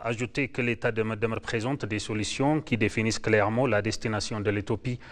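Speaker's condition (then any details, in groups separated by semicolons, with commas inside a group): No condition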